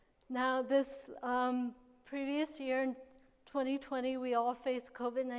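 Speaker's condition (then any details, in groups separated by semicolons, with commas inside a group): Cerebral palsy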